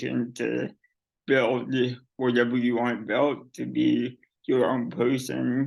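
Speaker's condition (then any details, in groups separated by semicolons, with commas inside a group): Cerebral palsy; gait corrective surgery at age 14 to 15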